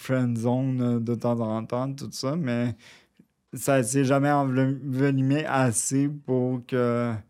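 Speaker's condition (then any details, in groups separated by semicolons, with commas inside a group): Cerebral palsy, near quadriplegia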